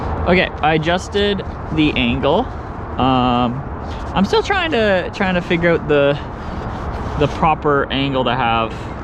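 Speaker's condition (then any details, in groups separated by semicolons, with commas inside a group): No condition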